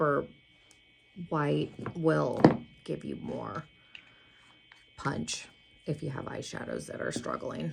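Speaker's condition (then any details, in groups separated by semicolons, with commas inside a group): No condition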